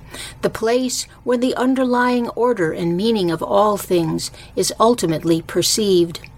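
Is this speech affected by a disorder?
No.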